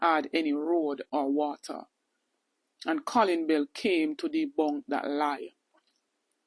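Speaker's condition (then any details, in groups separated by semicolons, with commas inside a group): No condition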